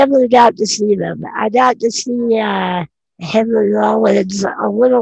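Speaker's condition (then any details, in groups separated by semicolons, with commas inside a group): Non-progressive muscular dystrophy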